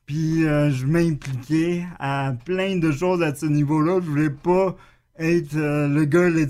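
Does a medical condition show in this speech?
Yes: cerebral palsy; acquired after chickenpox with intense fever at three weeks old, wheelchair user; stable, major physical limitation, spasms more on right side, physical conditioning, intervention plans; expresses himself very well, good vocabulary per co-host.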